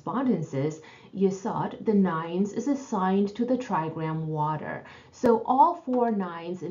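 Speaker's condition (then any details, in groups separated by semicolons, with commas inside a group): No condition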